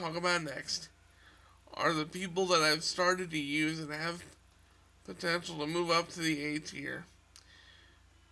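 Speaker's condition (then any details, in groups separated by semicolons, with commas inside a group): Cerebral palsy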